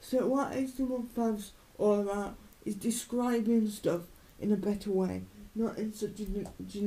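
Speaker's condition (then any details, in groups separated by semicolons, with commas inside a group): Cerebral palsy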